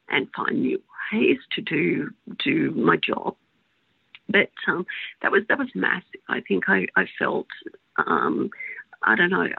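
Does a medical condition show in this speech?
Yes: spasmodic dysphonia; onset about 16 years ago, saw ear nose and throat specialist, diagnosed after over 12 months; words disappear like bad phone reception, bits of words lost, holds voice box, cough or hiccup resets.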